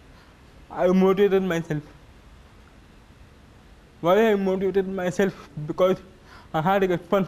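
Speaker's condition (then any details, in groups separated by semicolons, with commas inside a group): Cerebral palsy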